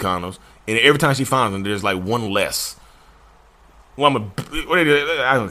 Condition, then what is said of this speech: No condition.